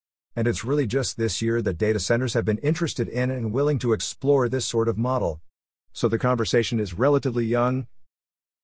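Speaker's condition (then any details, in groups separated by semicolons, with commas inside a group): No condition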